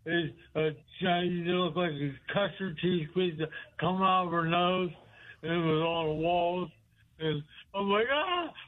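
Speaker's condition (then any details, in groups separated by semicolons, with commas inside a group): Speech impediment; usually hard to understand, understood unusually well on this call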